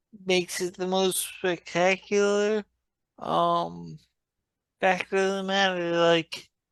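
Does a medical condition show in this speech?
Yes: traumatic brain injury.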